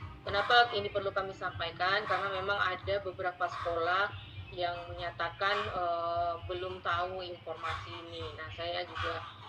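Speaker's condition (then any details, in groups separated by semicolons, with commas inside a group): No condition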